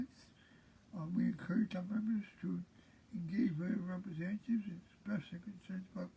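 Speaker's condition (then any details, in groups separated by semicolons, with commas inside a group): Cerebral palsy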